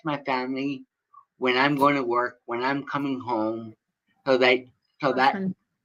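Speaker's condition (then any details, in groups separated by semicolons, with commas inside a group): Cerebral palsy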